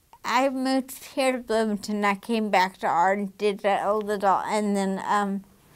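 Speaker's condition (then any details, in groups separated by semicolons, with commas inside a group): Damaged diaphragm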